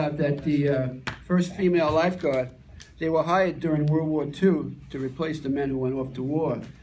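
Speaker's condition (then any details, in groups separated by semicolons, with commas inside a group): No condition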